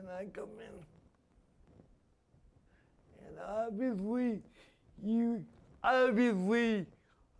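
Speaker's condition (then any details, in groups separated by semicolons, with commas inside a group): Spastic quadriplegia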